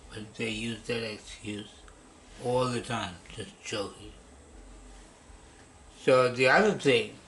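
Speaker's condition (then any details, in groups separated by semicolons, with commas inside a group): Parkinson's disease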